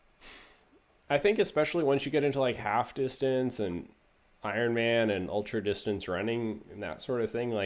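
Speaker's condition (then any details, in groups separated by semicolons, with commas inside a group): No condition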